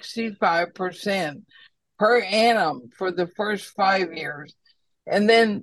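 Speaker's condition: ALS; host says slur not noticeable

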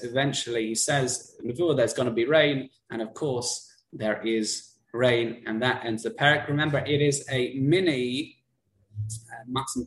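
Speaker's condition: No condition

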